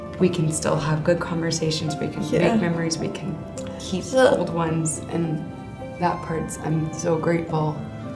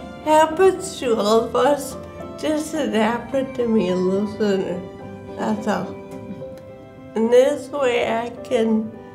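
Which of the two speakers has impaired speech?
The second: multiple system atrophy; rare terminal neurological disorder.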